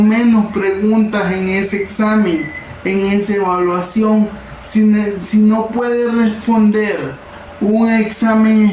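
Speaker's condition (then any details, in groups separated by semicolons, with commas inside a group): Cerebral palsy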